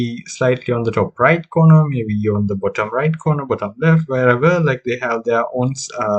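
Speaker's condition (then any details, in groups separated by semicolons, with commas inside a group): No condition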